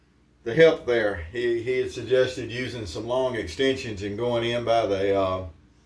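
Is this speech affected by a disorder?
No.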